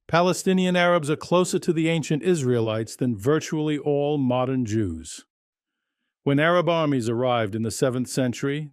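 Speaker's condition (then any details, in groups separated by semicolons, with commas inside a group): No condition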